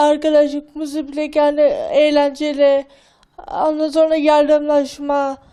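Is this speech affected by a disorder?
Yes: cerebral palsy; premature birth oxygen deprivation, affects muscles, uses wheelchair; age 19, numerous operations, botox injections; speech difficulty from muscle tightness, improved by reading aloud.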